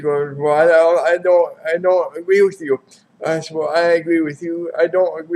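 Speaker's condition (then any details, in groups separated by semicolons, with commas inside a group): Cerebral palsy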